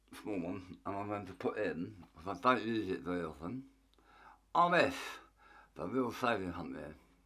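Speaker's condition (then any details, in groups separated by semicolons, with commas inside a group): Tongue cancer; half tongue removed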